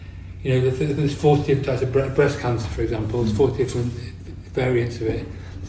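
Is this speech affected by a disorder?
Yes: Parkinson's disease; quieter, mumbles a lot, new since onset.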